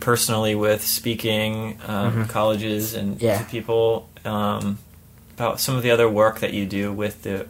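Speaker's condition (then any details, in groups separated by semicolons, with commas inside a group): No condition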